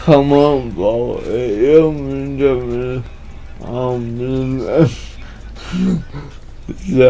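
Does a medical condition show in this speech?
Yes: cerebral palsy; atypical speech.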